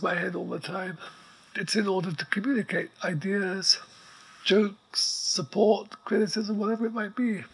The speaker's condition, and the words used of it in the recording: ALS (motor neuron disease). Still got a voice and it's working perfectly well.